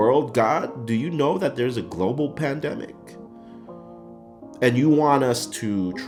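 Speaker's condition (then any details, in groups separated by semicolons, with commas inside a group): No condition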